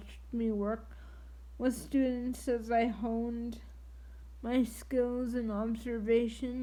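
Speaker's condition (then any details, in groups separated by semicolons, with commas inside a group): Triplegic cerebral palsy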